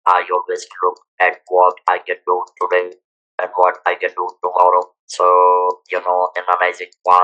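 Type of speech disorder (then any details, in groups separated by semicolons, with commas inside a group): Electrolarynx speech; throat cancer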